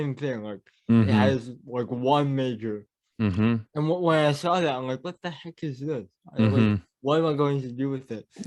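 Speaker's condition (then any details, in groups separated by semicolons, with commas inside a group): Cerebral palsy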